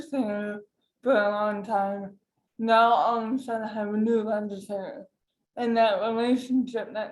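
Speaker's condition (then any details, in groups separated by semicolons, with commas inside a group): Cerebral palsy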